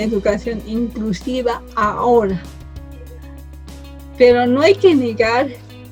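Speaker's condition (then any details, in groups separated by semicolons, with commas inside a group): Cerebral palsy from birth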